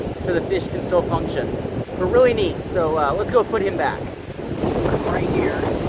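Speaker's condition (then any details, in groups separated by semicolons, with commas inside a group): No condition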